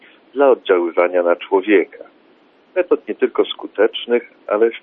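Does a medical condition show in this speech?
No.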